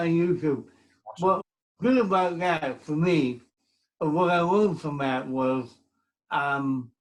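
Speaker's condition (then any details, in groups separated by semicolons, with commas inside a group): Cerebral palsy; from birth; speech impediment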